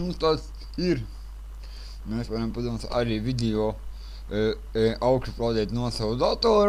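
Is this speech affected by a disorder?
Yes: cerebral palsy; speech not very clear.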